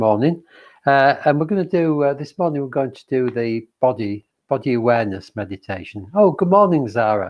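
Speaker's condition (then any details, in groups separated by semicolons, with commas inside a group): No condition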